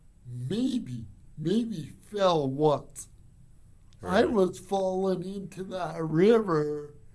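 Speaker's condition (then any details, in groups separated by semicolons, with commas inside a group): Cerebral palsy; from birth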